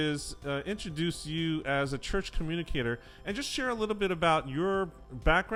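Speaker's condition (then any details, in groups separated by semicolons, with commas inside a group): No condition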